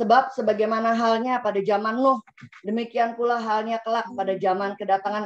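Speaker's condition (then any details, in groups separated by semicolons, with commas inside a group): No condition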